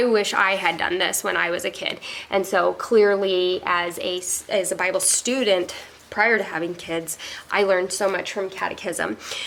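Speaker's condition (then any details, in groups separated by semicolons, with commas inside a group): No condition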